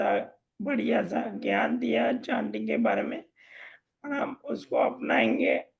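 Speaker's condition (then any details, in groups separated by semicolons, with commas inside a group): Motor neurone disease; voice strong and loud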